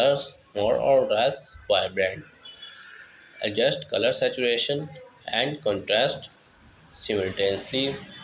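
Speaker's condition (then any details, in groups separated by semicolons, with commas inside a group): No condition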